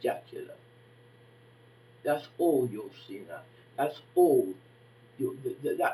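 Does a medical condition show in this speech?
Yes: facial palsy; can barely hear own speech.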